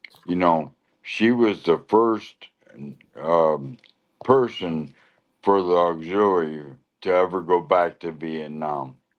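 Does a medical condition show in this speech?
Yes: lou Gehrig's disease (ALS).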